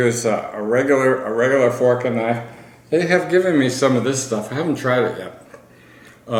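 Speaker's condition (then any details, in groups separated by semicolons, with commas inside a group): ALS; slowly progressive, bulbar involvement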